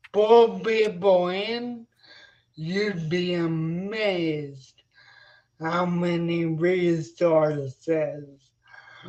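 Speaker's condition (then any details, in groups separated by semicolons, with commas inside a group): Spinocerebellar ataxia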